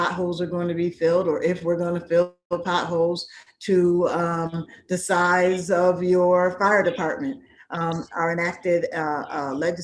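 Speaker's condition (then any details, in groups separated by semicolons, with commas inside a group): No condition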